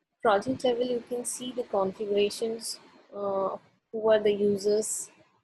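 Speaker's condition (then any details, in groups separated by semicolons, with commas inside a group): No condition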